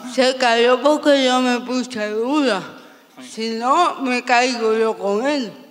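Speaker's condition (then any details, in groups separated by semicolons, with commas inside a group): Severe cerebral palsy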